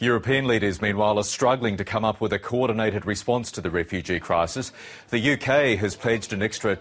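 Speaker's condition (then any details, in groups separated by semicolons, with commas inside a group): No condition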